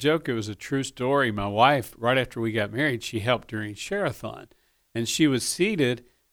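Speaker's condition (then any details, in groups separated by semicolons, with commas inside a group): No condition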